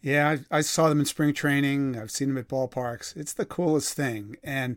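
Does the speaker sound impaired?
No.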